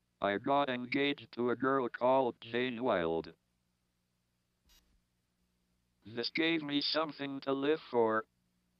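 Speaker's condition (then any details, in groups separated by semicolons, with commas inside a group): ALS, speech-generating device; motor neuron disease, diagnosed shortly after 21st birthday, no cure or therapy offered, given 2.5 years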